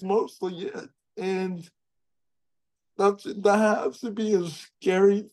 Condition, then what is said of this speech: Cerebral palsy. I joked that I said, I think I have a voice for print.